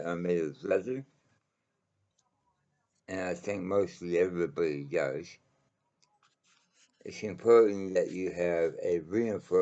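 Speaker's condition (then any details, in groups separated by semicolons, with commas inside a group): Mouth cancer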